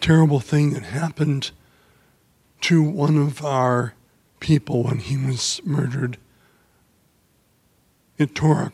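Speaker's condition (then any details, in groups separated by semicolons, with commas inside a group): ALS; voice problem of unclear cause, first diagnosed as ALS, Lou Gehrig's disease; voice affected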